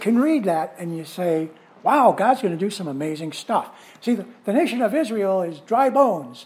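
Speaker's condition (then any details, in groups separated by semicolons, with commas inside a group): No condition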